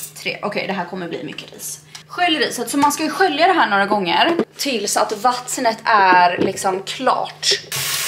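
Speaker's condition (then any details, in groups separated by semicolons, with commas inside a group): No condition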